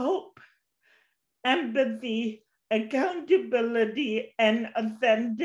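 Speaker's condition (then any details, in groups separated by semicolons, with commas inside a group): Cerebral palsy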